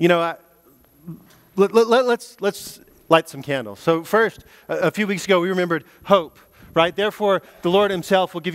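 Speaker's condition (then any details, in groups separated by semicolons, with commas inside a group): No condition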